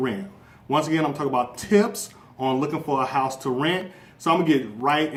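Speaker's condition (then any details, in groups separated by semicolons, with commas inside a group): No condition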